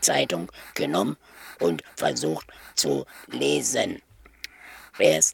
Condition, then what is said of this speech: Laryngectomy. Deswegen braucht es eine andere Sprechtechnik und auch ein bisschen eine andere Melodie.